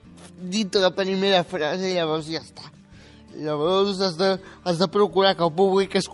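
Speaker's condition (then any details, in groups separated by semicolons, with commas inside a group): Spastic quadriplegic cerebral palsy; age 18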